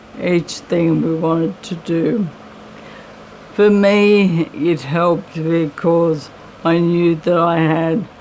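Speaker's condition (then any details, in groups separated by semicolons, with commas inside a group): MND; voice slightly raspy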